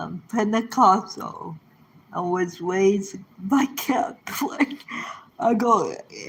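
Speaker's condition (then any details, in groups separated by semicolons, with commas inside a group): Cerebral palsy; present from birth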